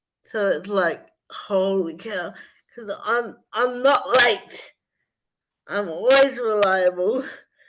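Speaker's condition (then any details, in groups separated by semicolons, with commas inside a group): Spastic cerebral palsy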